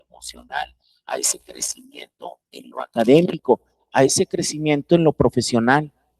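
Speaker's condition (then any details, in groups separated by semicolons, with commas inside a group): No condition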